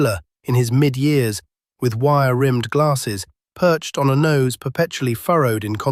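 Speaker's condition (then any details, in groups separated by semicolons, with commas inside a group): No condition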